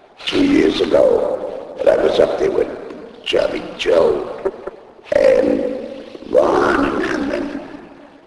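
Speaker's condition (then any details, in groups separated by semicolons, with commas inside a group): Laryngectomy; speaks using device in throat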